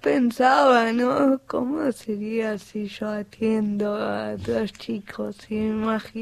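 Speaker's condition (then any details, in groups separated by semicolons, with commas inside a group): Cerebral palsy; acquired language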